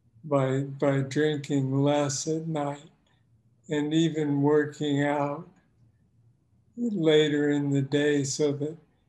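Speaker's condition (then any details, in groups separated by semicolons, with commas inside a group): Parkinson's disease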